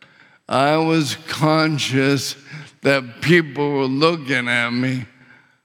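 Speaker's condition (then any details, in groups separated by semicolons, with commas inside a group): ALS; struggles with swallowing, choked seriously on saliva, windpipe tightened, couldn't breathe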